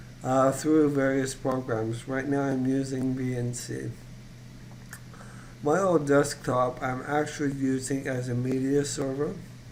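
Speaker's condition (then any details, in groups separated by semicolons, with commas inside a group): ALS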